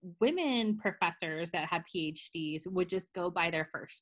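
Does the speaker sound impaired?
No.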